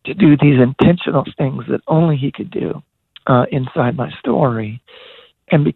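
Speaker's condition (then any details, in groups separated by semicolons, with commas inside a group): Voice disorder; progressive voice disorder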